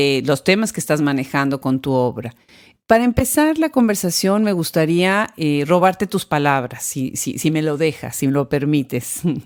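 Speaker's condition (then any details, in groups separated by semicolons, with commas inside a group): No condition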